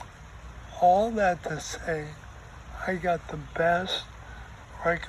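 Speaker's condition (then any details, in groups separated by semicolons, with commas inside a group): ALS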